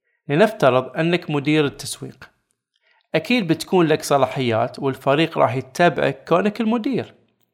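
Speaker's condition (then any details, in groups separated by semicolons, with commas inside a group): No condition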